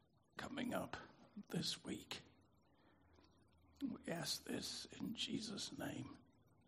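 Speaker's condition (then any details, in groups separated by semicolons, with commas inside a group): Spasmodic dysphonia; catch in voice, lost resonance, speaking hard, easier with use but tires, lost three-octave singing range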